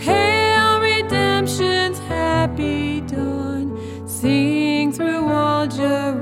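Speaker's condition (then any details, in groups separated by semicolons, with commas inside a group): No condition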